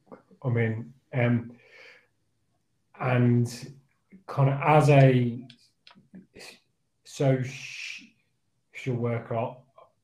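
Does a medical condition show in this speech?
Yes: stammer; stammer since childhood, hard reading aloud at school, phone calls, ordering train tickets, phone callers hung up thinking prank call; still stammers, lockdown impacted stammer, had mask made saying i stammer, you'll have to wait; sound, word and phrase repetitions, part-word repetitions, fillers like um and uh; here repeated sounds, prolonged sounds, blocks.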